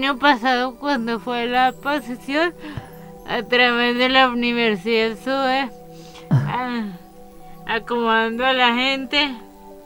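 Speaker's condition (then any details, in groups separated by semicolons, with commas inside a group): Cerebral palsy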